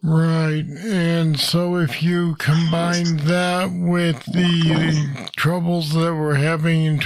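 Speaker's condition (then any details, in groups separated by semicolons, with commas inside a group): Parkinson's disease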